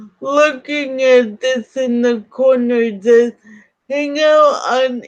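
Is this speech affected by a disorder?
Yes: cerebral palsy; spasticity, startle reflex.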